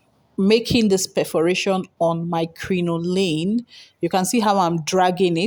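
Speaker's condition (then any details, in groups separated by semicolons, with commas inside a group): No condition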